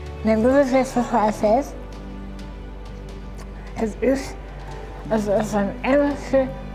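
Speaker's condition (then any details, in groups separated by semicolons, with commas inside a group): Tongue cancer; cancer in past, fed pureed food; can only eat completely smooth pureed food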